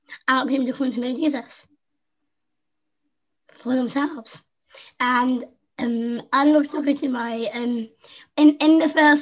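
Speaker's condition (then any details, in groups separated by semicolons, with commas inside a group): Down syndrome; adult woman, 25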